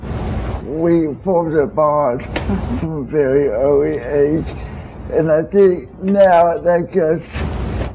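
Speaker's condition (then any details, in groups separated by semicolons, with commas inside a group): Cerebral palsy; congenital, since birth, told at early age would never talk or use bathroom; rides in specialized wheelchair pushed by brother Brent, kayak towed by Brent, 300-pound tandem bicycle; early prediction of no speech, now speaks in interview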